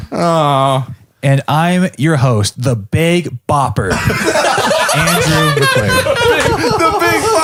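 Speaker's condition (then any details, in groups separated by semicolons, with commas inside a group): No condition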